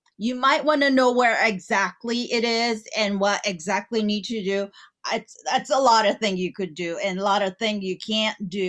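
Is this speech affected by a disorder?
No.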